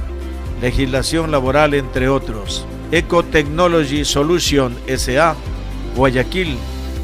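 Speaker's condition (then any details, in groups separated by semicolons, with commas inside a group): No condition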